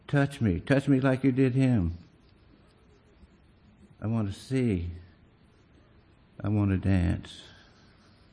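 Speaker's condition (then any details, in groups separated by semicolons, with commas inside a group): Parkinson's disease; impaired balance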